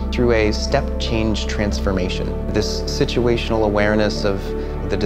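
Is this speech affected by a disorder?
No.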